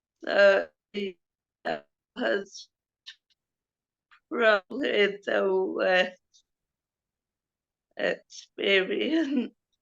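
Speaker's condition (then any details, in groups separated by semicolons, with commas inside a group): Cerebral palsy; stammered, breath after few words, heavy breathing, slow, now quicker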